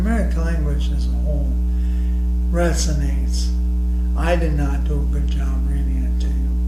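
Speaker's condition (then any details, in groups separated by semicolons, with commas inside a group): ALS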